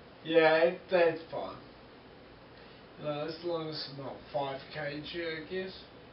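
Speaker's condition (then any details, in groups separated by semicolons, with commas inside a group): Multiple sclerosis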